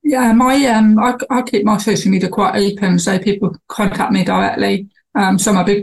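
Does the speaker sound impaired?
Yes: deafness, lost hearing around age 4; cochlear implant; cochlear implant after university, deteriorated after car accident, internal implant replaced.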